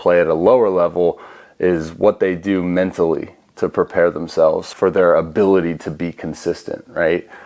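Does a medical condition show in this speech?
No.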